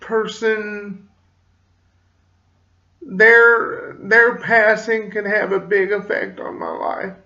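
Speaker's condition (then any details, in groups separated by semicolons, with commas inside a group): Cerebral palsy; slight speech impediment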